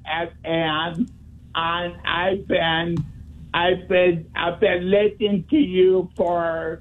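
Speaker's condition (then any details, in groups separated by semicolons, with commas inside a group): Speech impediment; tries to talk really clearly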